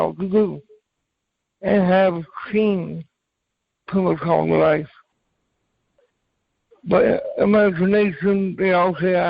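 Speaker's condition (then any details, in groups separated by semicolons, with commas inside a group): Cerebral palsy; from birth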